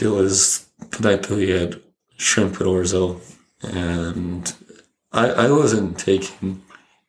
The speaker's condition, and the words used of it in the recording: ALS (motor neuron disease). And I would say that's one of three or four issues that complicate talking.